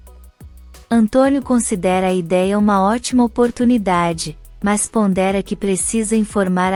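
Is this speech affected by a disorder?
No.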